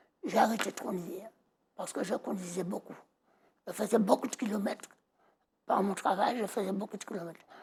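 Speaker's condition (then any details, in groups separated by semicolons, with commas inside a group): Total laryngectomy; laryngectomy after earlier illness; after surgery; voice audibly altered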